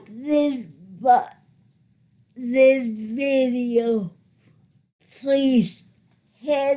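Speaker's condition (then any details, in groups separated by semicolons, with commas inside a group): Cerebral palsy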